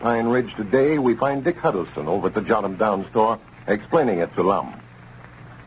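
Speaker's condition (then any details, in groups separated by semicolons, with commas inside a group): No condition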